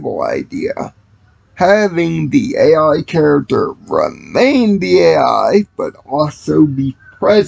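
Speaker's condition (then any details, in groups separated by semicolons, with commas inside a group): Cerebral palsy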